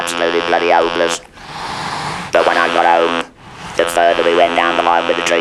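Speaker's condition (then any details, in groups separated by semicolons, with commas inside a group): Laryngeal cancer with laryngectomy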